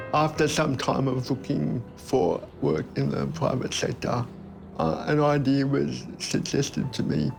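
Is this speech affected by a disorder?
Yes: cerebral palsy.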